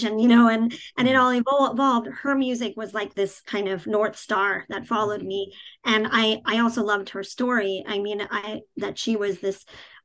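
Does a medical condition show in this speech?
Yes: cleft palate, cleft palate without cleft lip.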